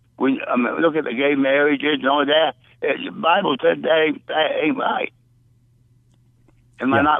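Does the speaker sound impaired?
Yes: stroke; stroke about two years ago; caller worries listeners may not understand speech.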